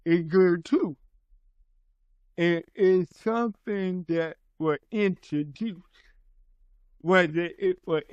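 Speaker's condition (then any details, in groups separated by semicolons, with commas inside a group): Cerebral palsy; from birth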